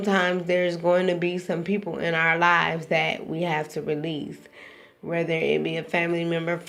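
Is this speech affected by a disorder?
Yes: cerebral palsy, spastic.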